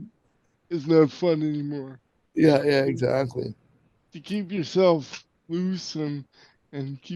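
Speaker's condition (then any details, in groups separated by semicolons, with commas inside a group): Cerebral palsy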